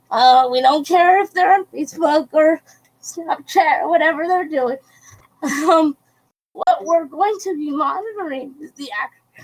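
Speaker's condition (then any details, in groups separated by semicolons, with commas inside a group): Cerebral palsy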